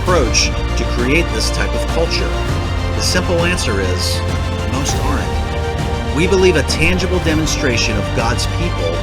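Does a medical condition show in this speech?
No.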